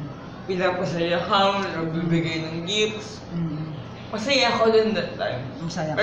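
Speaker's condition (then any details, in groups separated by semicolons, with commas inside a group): Mild cerebral palsy; mild, affects movement and hands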